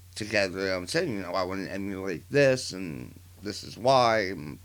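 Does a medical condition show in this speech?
Yes: partial glossectomy for tongue cancer; stage 3, 40% of right side of tongue removed, tracheotomy, neck lymph node spread, recurrence; about a year since onset, chemotherapy and radiation completed, healing, divot in neck.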